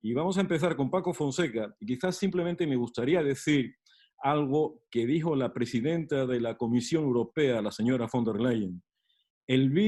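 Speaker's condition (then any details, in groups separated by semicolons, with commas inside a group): No condition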